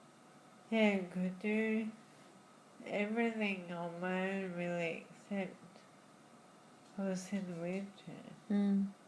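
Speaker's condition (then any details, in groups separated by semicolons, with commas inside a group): Friedreich's ataxia; diagnosed in childhood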